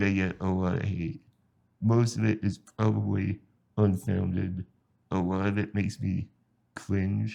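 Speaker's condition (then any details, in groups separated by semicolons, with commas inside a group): Spinal muscular atrophy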